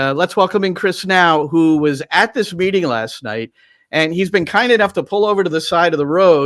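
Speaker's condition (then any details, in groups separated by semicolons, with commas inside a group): No condition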